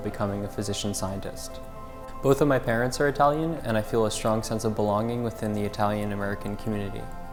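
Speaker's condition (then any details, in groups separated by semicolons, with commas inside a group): No condition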